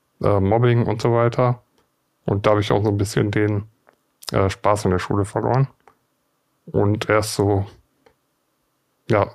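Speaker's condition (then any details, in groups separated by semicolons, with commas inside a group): Duchenne muscular dystrophy; age 27, earlier rehab stays with others with muscular dystrophy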